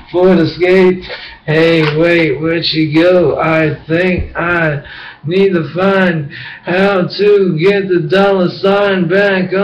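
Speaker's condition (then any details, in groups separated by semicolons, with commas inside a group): Brain injury; bicycle accident head injury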